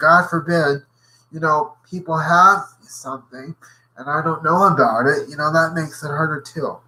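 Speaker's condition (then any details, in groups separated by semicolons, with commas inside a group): Cerebral palsy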